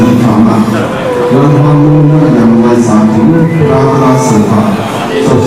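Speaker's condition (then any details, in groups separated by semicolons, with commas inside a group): No condition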